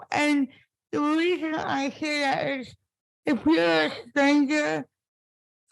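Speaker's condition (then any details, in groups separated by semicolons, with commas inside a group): Spastic cerebral palsy; impaired speech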